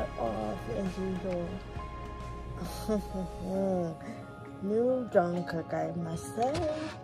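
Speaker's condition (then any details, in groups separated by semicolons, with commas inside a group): Cerebral palsy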